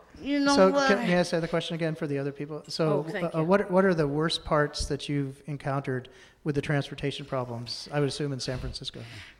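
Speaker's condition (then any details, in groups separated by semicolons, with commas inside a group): No condition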